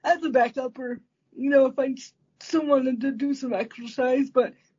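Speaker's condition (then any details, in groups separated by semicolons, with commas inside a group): Cerebral palsy; therapist and parents decided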